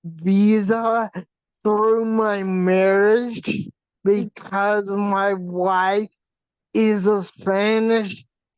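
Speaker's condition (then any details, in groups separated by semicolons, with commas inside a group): Facial paralysis from hydrocephalus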